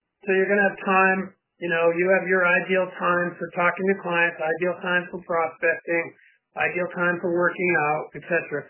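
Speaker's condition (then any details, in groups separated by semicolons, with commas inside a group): No condition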